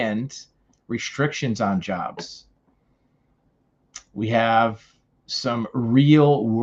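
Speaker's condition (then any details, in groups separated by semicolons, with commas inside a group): No condition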